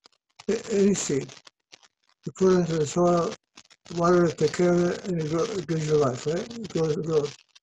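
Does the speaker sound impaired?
Yes: Parkinson's disease; Parkinson's known 14 years, believed environmental, naturopath blood tests high in lead and pesticides.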